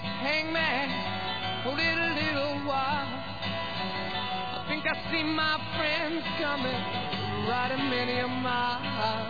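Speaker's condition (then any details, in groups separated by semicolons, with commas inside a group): No condition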